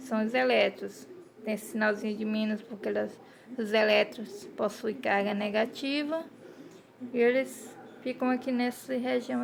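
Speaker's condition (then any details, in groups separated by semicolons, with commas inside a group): No condition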